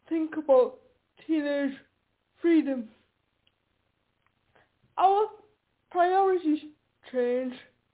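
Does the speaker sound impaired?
Yes: quadriplegic cerebral palsy; uses a wheelchair, left hand largely useless, concentration issues.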